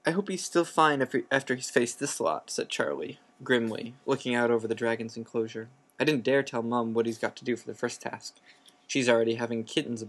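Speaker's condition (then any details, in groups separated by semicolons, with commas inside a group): No condition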